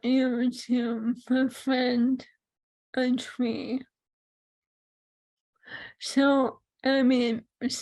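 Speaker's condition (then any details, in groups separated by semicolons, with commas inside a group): ALS; swallowing lost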